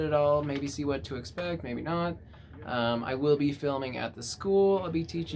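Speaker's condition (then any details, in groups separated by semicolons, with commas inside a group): No condition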